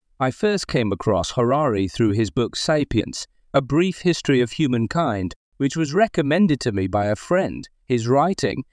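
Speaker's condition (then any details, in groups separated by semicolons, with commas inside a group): No condition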